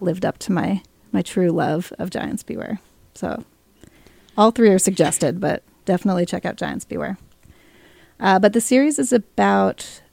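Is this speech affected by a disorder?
No.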